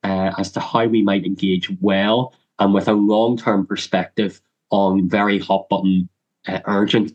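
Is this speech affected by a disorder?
Yes: cleft lip and palate; congenital.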